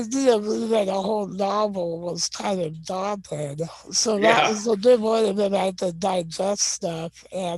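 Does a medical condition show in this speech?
Yes: non-progressive muscular dystrophy.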